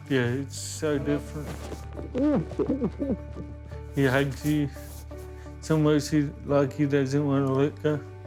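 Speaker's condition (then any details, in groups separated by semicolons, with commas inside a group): Cerebral palsy; mild form; mainly affects speech, slight speech impediment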